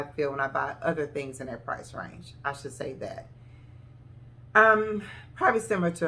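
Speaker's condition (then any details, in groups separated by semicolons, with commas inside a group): No condition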